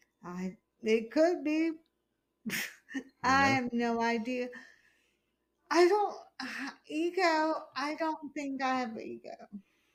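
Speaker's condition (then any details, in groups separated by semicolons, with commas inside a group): Hemiplegic cerebral palsy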